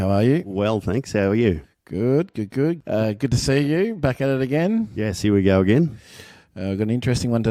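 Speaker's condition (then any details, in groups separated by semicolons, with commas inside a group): No condition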